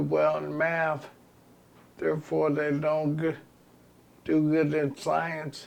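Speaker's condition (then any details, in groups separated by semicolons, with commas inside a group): ALS; progressive terminal illness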